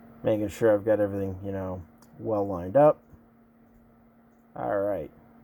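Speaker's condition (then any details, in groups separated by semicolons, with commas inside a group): No condition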